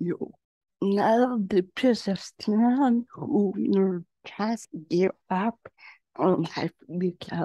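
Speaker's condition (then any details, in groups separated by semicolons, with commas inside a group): Generalized dystonia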